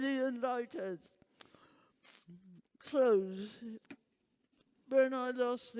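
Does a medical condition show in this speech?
Yes: Huntington's disease.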